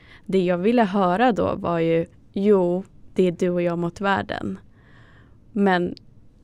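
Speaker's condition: No condition

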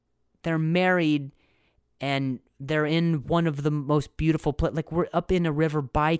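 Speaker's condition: Stutter; stutters sometimes, abbreviates words, less stuttering when comfortable, stutters most around uncomfortable family; prolonged sounds

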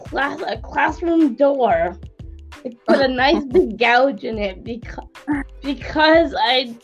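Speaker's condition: Cerebral palsy; quadriplegic

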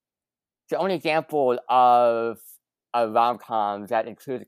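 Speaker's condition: Stutter; stutter persisting into adulthood; mild stutter, still trying to overcome it; stutters multiple times in podcast recordings, stutters clipped out in editing; repeated sounds, prolonged sounds, blocks

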